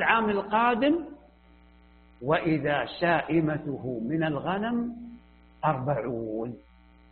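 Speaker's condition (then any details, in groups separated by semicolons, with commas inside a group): No condition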